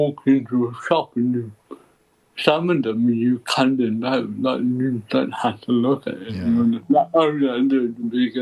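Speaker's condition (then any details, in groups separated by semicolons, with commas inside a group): Cerebral palsy; ataxic type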